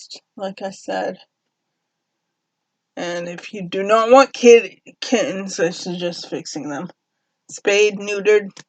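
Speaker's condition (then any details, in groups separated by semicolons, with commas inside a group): Cerebral palsy; uses a cane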